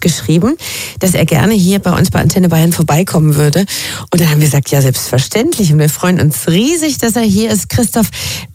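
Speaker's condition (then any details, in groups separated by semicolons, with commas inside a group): No condition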